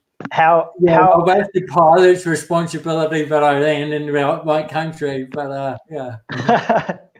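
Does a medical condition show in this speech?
Yes: cerebral palsy; affects speech.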